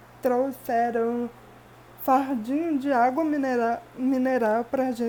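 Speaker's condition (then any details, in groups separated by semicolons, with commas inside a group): Cerebral palsy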